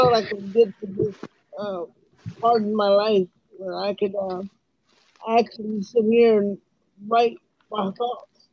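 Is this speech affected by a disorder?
Yes: cerebral palsy; uses wheelchair.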